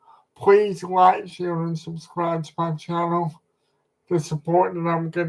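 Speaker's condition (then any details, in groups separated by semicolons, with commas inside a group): Cerebral palsy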